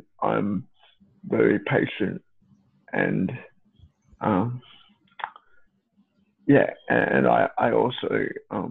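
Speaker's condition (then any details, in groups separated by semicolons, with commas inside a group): Cerebral palsy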